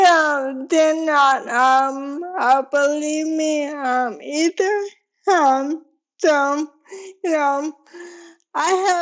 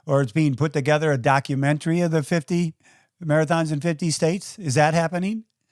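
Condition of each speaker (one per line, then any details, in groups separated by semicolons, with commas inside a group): ALS; sporadic form, onset in pinky finger; diagnosed at 33, rapid progression, cane within eight months
No condition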